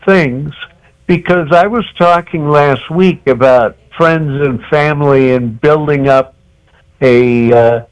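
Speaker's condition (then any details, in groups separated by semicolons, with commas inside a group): Cerebral palsy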